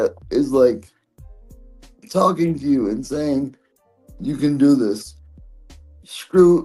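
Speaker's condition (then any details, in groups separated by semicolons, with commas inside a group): Cerebral palsy; present from birth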